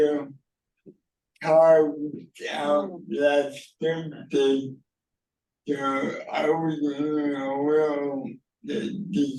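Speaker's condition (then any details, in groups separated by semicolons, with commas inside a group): Cerebral palsy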